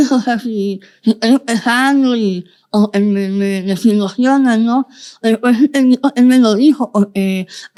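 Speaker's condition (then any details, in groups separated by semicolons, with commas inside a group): Moebius syndrome, congenital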